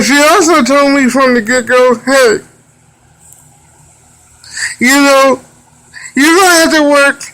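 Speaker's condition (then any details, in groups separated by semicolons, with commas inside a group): Cerebral palsy; wheelchair user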